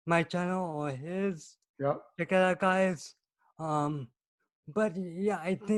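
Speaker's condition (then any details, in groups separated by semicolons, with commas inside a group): Cerebral palsy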